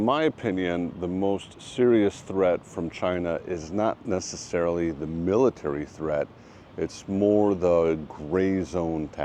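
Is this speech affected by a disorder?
No.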